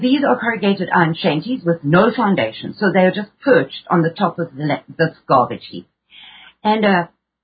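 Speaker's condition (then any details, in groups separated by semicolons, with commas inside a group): No condition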